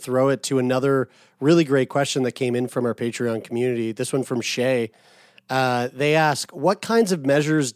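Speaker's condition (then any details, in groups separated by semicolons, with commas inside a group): No condition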